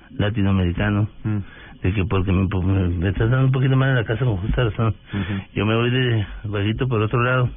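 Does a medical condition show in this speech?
Yes: Parkinson's disease; past stooped posture, marked loss of physical strength; under care of leading Colombian Parkinson's neurologist, running and tennis exercise prescribed; voice sometimes trembles, sometimes not understood at all.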